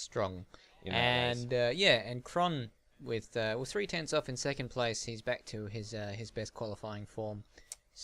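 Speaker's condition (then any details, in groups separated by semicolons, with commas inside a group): No condition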